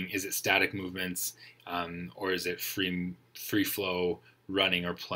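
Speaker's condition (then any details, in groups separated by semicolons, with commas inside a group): No condition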